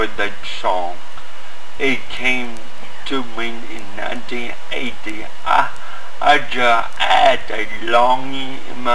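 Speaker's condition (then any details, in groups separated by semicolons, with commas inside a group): Cerebral palsy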